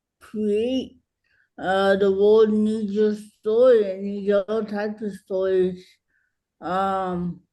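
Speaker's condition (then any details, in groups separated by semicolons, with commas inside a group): Cerebral palsy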